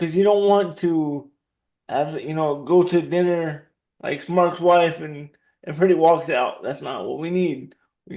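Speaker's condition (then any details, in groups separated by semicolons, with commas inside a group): Cerebral palsy; dexterity issue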